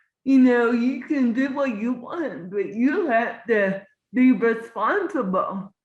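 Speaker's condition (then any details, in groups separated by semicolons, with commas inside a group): Cerebral palsy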